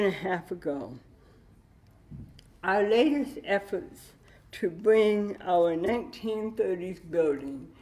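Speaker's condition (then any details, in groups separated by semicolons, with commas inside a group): Cerebral palsy with dystonia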